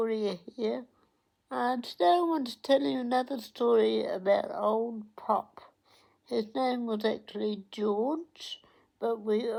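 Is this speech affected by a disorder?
Yes: cerebral palsy; onset at 8 days old.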